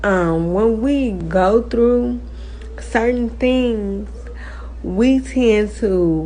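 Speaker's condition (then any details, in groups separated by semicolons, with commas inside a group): Cerebral palsy, spastic; now talking and breathing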